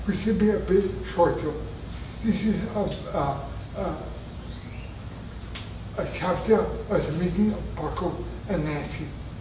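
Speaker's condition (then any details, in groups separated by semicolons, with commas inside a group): Traumatic brain injury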